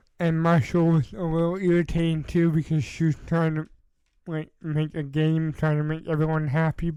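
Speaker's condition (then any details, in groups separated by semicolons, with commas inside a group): Cerebral palsy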